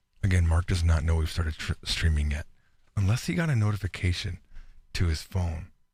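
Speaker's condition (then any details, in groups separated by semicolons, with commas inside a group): No condition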